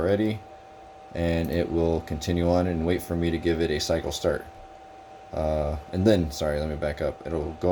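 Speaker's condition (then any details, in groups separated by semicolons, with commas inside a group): No condition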